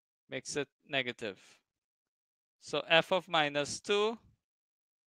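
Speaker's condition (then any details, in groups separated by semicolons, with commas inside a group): No condition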